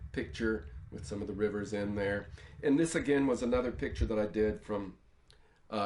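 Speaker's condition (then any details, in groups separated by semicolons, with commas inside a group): No condition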